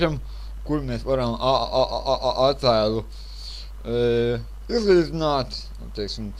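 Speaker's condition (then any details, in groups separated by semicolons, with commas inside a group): Cerebral palsy; since birth; speech not very clear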